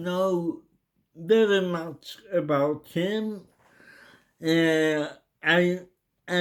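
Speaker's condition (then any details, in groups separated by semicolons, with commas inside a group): Cerebral palsy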